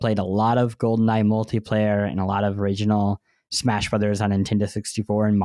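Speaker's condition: Cleft lip and palate; bandaged

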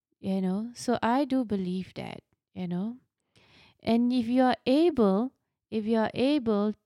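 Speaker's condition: No condition

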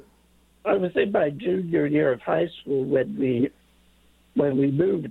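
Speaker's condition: Late-onset Pompe disease; over 250 infusions

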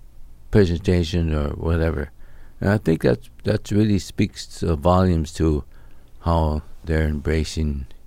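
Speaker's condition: ALS; onset year ago, slurred speech, limb and torso weakness, stroke ruled out, Mayo Clinic neurologist diagnosis; recently diagnosed, weakening body, cane always, MSU voice banking twice weekly with Tessa, William; slightly slurred, talking getting harder, fears sounding mumbled, voice disrupts train of thought, expects voice loss

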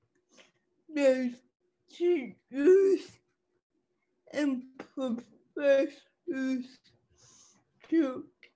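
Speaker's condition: Cerebral palsy; cerebral palsy since childhood

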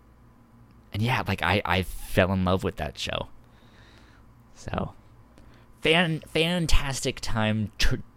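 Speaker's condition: Stuttering; described as speech impediment; stutters when talking, stutter sometimes mistaken for shivering from cold; repeated sounds, repeated words, prolonged sounds

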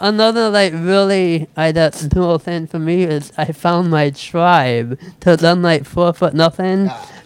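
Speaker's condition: Speech impediment; Google translator voice input once misrecognized speech

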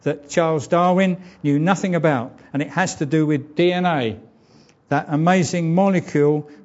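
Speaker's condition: No condition

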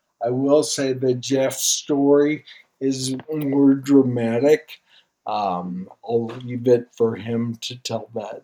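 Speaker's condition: Spinocerebellar ataxia type 3, SCA3 (Machado-Joseph disease); inherited CAG repeat affecting cerebellum, onset noticed as stumbling while marathon training, affects gait, fine motor skills, mood; symptomatic, no current treatment, hoping ASO (antisense oligonucleotide) therapy halts progression without reversing symptoms; speech somewhat distorted, swallowing affected, chokes when swallowing

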